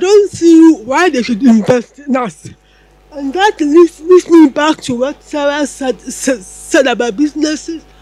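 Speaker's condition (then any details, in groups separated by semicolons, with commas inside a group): Cerebral palsy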